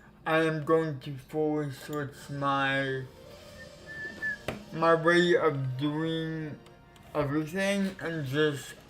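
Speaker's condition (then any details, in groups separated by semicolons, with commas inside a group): Cerebral palsy; affects legs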